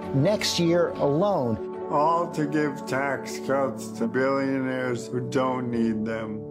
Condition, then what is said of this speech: ALS (motor neuron disease). In a year, it was impacting every single part of his body, including his voice.